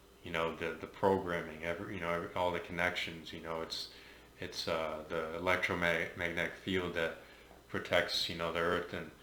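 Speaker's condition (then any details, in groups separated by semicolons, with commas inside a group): No condition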